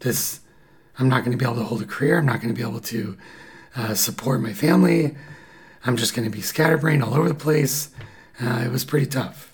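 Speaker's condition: Paralyzed vocal cord; caused by thyroid cancer; voice sounds different because of paralyzed vocal cord

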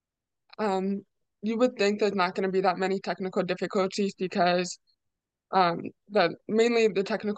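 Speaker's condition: Deafness; deaf or hard of hearing

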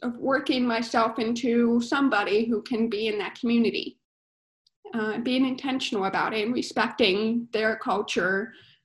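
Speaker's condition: Profound hearing loss, congenital; uses own voice

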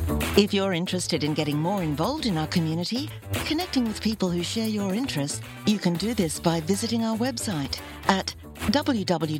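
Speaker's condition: No condition

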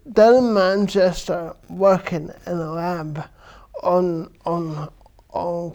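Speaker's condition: Cerebral palsy; from birth; affects verbal speech

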